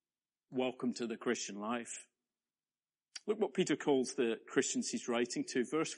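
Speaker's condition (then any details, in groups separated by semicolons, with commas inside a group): No condition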